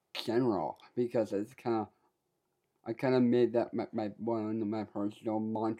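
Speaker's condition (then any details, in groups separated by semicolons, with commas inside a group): Down syndrome; able to do public speaking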